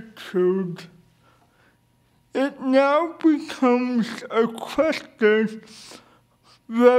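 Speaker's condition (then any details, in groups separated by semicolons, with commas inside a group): Cerebral palsy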